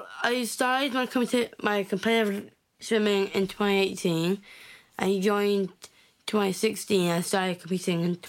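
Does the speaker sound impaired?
Yes: Down syndrome.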